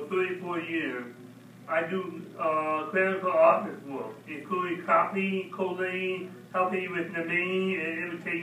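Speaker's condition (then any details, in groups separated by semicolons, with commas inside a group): Mild cerebral palsy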